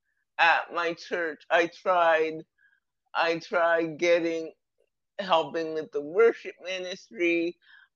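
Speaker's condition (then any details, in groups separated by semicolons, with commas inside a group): Cerebral palsy; present from birth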